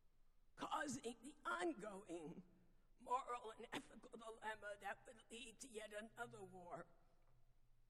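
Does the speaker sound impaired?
Yes: vocal dysphonia; noticeably sultry voice, not painful, lost singing ability, still able to speak.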